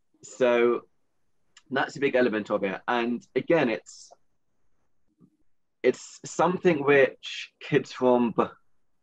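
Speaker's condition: Stammer; covert stammer since about age 4 or 5, first noticed in Bournemouth, lifelong, past speech therapy and techniques; attends stammering program course, discloses stammer to new people and clients, feels no pressure in this call; substitutes words, misses out sounds, own name hard to say, worse with fear and time pressure; repeated words, prolonged sounds

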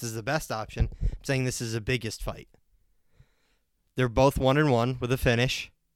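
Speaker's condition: No condition

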